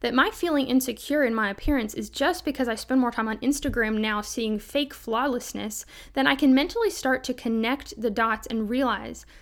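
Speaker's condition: No condition

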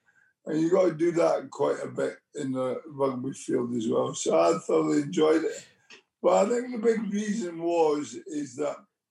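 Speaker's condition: Motor neurone disease; arm weakness

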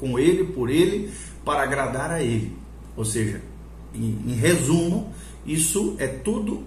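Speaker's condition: No condition

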